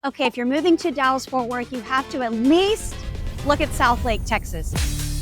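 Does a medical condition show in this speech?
No.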